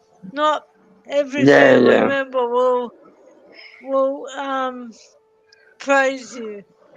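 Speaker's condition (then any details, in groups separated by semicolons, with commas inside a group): Cerebral palsy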